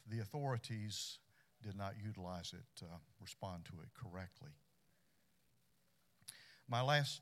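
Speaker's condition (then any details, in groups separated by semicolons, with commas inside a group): No condition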